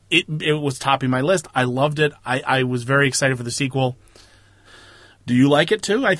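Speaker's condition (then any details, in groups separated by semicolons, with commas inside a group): No condition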